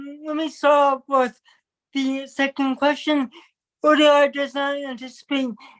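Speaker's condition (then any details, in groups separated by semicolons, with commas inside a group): Cerebral palsy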